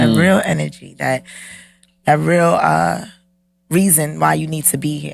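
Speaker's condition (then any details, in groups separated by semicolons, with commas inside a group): No condition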